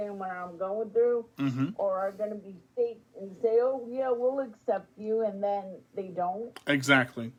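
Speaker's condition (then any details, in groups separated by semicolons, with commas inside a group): Spastic quadriplegic cerebral palsy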